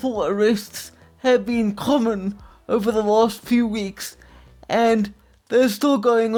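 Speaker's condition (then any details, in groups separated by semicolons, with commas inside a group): Quadriplegic cerebral palsy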